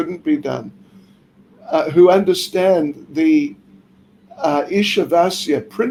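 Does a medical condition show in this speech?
No.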